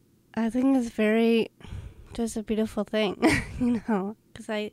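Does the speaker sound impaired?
Yes: Down syndrome; present since birth, known since infancy.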